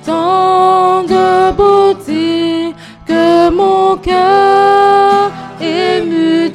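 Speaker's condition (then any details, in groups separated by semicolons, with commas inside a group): No condition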